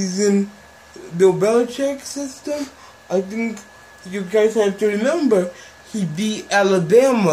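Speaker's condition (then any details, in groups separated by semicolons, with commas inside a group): Cerebral palsy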